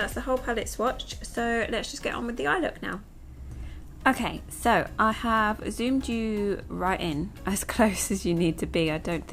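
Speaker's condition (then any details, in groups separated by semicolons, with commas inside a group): No condition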